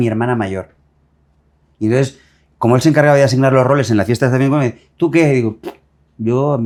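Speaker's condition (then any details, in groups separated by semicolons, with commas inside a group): No condition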